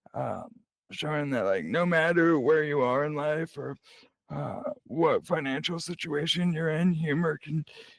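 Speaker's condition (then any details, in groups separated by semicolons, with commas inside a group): Cerebral palsy; present from birth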